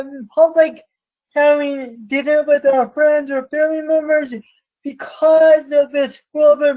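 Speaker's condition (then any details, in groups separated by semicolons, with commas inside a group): Cerebral palsy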